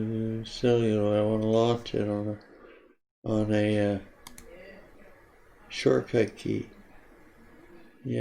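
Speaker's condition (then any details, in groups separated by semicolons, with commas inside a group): Parkinson's disease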